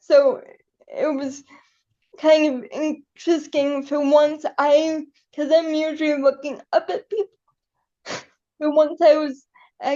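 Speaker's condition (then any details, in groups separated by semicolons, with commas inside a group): Cerebral palsy; quadriplegic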